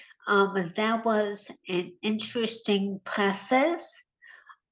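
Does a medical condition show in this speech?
Yes: hemorrhagic stroke; near-fatal brain bleed with unconsciousness.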